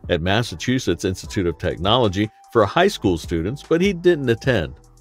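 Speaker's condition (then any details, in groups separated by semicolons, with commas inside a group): No condition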